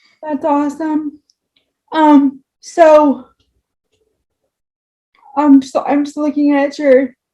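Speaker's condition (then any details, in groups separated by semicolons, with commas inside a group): Cerebral palsy, spastic, mild; power wheelchair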